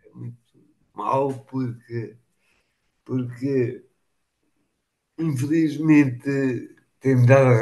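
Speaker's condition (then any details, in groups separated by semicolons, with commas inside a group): Machado-Joseph disease (sca3)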